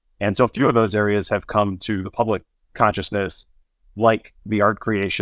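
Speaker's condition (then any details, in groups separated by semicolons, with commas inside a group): No condition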